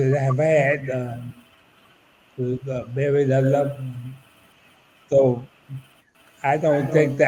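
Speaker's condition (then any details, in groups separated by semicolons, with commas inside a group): ALS; about eight years since diagnosis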